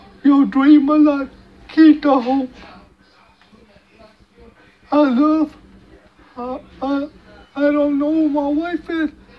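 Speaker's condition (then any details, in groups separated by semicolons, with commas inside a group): Cerebral palsy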